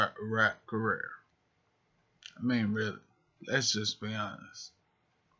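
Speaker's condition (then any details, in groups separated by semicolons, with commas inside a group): Multiple sclerosis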